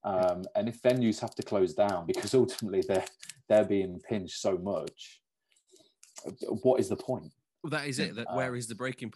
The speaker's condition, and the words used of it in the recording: No condition.